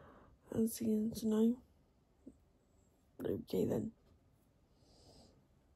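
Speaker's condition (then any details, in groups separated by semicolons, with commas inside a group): Cerebral palsy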